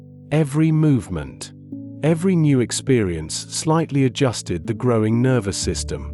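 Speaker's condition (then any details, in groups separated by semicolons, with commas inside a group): No condition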